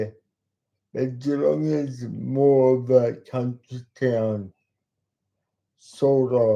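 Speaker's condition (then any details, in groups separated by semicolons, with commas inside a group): Cerebral palsy; talks slowly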